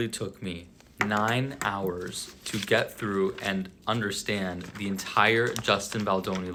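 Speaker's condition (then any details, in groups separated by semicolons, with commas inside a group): No condition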